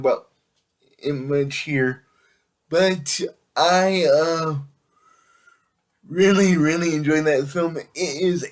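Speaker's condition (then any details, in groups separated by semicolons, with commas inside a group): Cerebral palsy; able to speak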